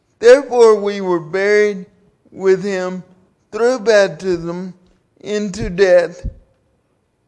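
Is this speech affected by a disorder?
Yes: cerebral palsy; from birth, due to birth complications, 37 years since onset, carried by parents and friends since birth.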